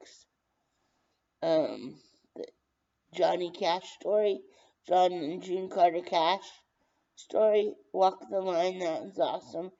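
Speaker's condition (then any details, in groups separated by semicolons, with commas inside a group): Brain injury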